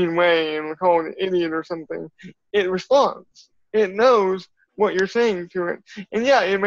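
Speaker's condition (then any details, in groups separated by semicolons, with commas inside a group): Cerebral palsy; from birth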